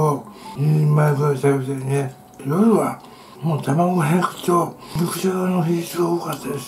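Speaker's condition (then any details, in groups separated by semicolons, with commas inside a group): Tongue cancer, partial glossectomy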